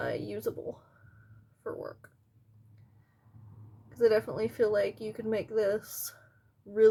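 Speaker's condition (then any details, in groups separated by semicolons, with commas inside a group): No condition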